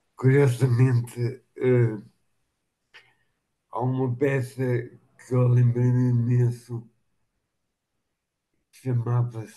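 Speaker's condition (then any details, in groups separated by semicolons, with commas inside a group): Machado-Joseph disease (sca3)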